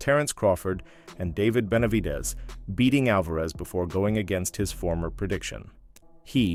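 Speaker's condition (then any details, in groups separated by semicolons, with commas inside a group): No condition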